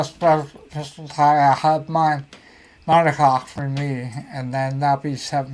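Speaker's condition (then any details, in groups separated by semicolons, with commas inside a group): Ataxia; may slur speech, may sound drunk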